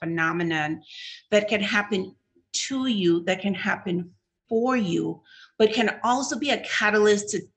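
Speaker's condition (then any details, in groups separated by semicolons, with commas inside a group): No condition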